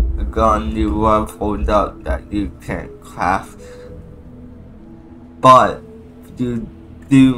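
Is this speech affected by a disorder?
Yes: cerebral palsy.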